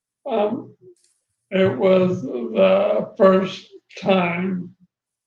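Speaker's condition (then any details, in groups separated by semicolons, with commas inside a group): ALS; voice changed early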